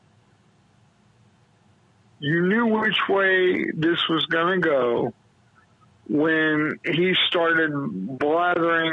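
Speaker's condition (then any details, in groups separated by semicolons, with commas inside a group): Cerebral palsy; diagnosed at 3 days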